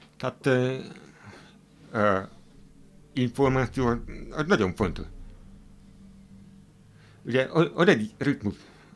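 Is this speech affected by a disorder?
Yes: hearing impairment; hard of hearing.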